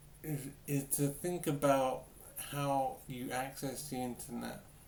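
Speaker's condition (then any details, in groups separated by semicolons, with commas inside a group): Brain injury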